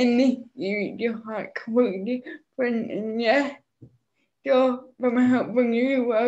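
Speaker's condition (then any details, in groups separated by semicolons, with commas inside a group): Cerebral palsy; affects all four limbs and speech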